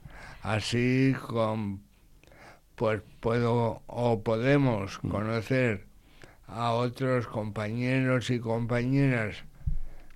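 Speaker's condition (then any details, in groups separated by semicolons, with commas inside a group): Condition akin to cerebral palsy; acquired after age three, lasting sequelae from an event or accident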